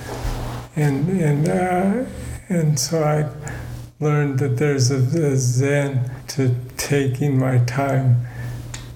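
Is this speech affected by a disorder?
Yes: Parkinson's disease; degenerative nervous system disorder, about 18 years since diagnosis.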